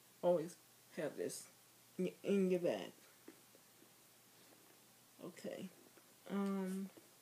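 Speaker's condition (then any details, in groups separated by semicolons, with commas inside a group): Speech impairment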